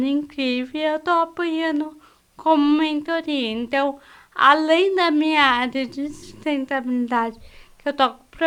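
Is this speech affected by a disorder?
Yes: cerebral palsy.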